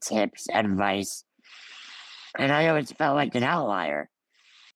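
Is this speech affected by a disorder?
Yes: Ullrich congenital muscular dystrophy; from birth, diagnosed at 4, Ullrich found at 25 by DNA test; scoliosis surgery at 14 nearly fatal, stopped breathing 2 minutes six weeks later.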